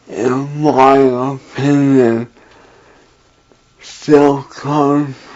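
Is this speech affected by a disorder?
Yes: traumatic brain injury; injured in fight; three years since injury, 3-month coma, wheelchair; very poor after coma, improved with therapy, still hard to understand.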